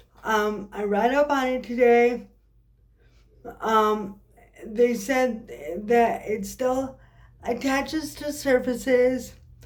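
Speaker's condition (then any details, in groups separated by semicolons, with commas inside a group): Cerebral palsy; occasional swallowing problems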